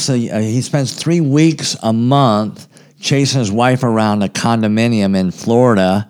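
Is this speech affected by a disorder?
Yes: cleft palate, severe; quiet as a child, stuttered when nervous.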